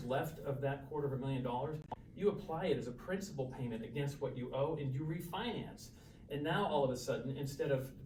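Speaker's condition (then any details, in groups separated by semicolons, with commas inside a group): No condition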